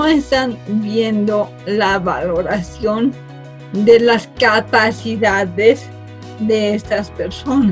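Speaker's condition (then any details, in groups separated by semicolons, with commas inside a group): Cerebral palsy from birth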